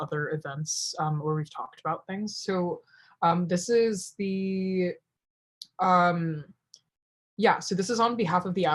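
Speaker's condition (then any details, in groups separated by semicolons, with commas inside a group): No condition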